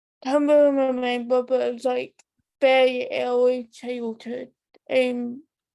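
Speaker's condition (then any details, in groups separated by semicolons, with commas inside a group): Cerebral palsy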